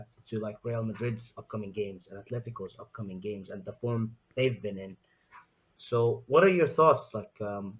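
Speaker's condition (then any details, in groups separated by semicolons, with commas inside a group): No condition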